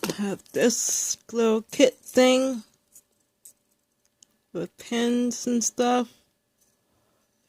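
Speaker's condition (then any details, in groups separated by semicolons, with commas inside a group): Speech impairment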